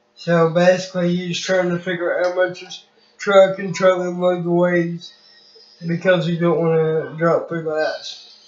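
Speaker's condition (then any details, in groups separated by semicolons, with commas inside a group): Cerebral palsy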